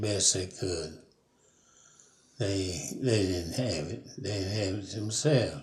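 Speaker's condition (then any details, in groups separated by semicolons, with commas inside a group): Parkinson's disease; fallen 19 times in yard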